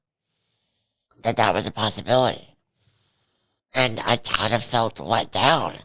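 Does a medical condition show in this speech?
Yes: cerebral palsy; present from birth.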